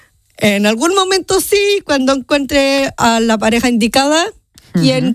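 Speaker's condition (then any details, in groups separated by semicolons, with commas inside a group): Down syndrome; genetic condition, since birth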